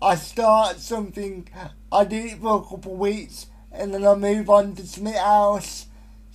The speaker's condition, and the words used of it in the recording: Cerebral palsy. So even though I'm technically the worst type of cerebral palsy, I'm really lucky that I can communicate, because some people are not that lucky.